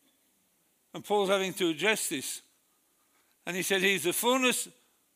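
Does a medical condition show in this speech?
Yes: Parkinson's disease; per doctors.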